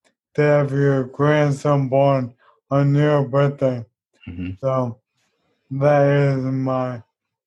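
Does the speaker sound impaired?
Yes: ALS; progressive neurodegenerative.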